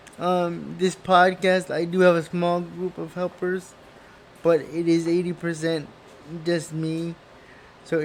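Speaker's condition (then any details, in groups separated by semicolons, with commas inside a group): Cerebral palsy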